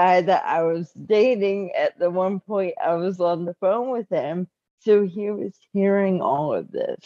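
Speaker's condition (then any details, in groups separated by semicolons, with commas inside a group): Cerebral palsy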